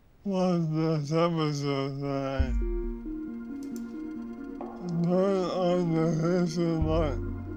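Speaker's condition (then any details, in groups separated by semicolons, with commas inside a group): ALS; legs and arms affected; diagnosed at 22, now 34, wheelchair user; speech often unintelligible, chewing and swallowing trouble, original voice lost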